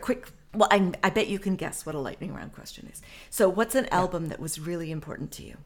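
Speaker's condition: No condition

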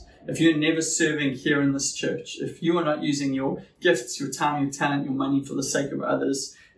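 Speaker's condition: No condition

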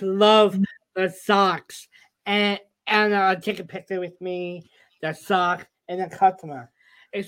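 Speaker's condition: Down syndrome; from birth, incomplete intestine, intestinal bypass surgery on day three, heart defect with two holes, congestive heart failure, open heart surgery in infancy; short simple phrases, says he is really good at speaking, does public speaking engagements

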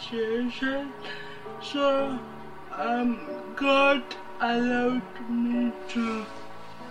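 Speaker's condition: Cerebral palsy; adult

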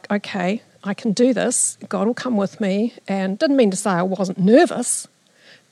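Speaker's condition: No condition

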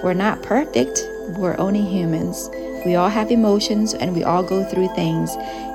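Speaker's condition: No condition

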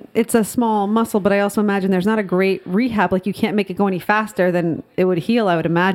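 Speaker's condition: No condition

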